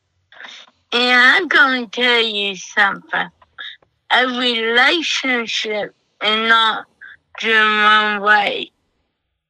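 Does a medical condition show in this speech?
Yes: cerebral palsy; doctor told mother of diagnosis, self-described as half-CP.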